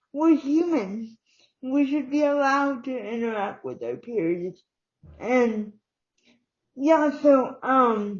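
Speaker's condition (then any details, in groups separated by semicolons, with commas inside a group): Cerebral palsy; uses wheelchair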